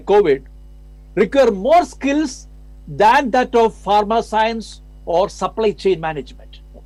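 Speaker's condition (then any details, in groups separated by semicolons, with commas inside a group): No condition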